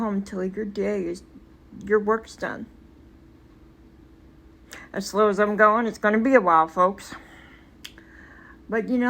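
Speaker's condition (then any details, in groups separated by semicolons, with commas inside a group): Cerebral palsy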